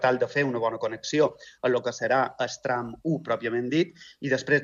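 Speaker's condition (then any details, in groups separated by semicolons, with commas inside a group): No condition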